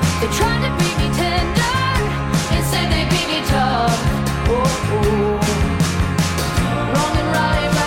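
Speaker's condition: No condition

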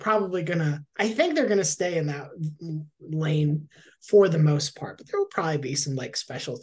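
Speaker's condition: No condition

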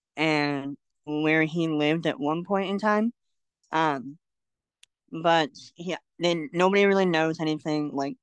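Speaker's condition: Cleft lip and palate; congenital

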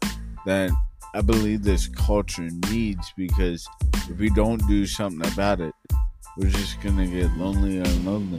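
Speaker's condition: Cerebral palsy; muscles needing relaxation

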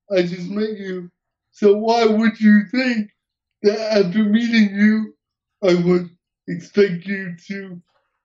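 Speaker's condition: Cerebral palsy; hearing intact

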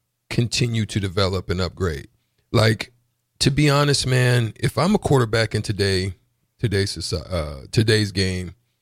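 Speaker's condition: No condition

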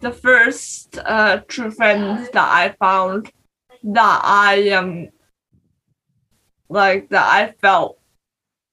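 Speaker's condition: Cerebral palsy; non-progressive

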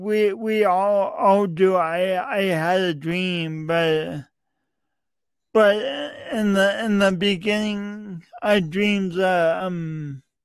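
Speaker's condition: Cerebral palsy; speech impediment evident tonight

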